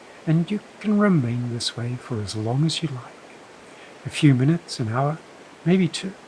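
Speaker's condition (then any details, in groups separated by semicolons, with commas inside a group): No condition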